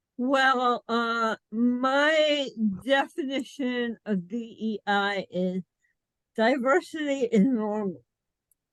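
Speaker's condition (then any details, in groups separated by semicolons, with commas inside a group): Cerebral palsy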